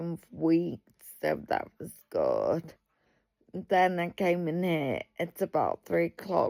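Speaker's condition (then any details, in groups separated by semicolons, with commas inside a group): Multiple sclerosis; foot splints; 13 years since diagnosis, vagus nerve stimulation; word substitution, coughs when crumbly bread gets in throat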